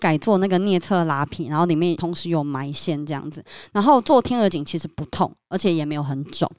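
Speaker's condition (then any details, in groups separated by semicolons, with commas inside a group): Cleft lip and palate; childhood submucous cleft palate, underbite, orthodontics, orthognathic surgery advancing upper, retracting lower jaw, health-insurance covered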